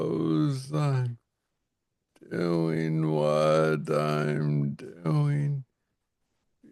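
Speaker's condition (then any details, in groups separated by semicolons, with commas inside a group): Parkinson's disease; young onset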